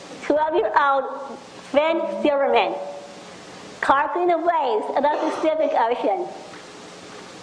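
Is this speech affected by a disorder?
Yes: Down syndrome; speech problems.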